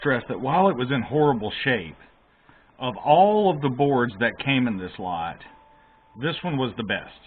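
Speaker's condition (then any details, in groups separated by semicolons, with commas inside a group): No condition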